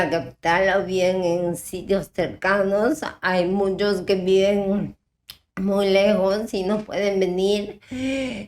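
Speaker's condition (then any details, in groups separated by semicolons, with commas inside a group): Ataxia type 1; speaking and pronunciation problems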